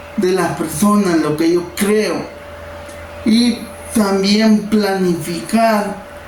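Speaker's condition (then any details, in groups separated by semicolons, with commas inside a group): Cerebral palsy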